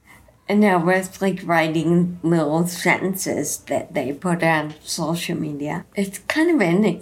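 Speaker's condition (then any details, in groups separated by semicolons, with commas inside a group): Friedreich's ataxia; slurred speech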